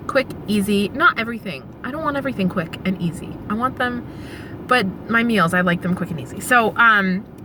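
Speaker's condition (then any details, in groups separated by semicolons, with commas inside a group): No condition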